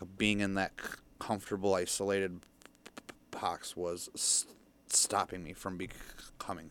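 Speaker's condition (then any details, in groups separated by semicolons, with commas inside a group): Stutter; stutter since young childhood, speech help stopped around age 11 or 12, therapy, 12-step programs, now sober; stutters on f of furniture mover, no stutter when drunk, cares less when feeling safe; prolonged sounds, blocks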